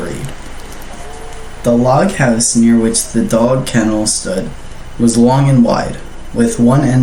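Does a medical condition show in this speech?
No.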